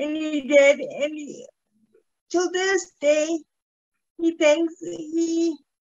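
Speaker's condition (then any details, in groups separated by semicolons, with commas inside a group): Cerebral palsy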